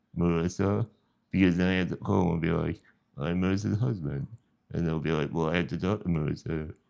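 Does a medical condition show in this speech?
Yes: spinal muscular atrophy.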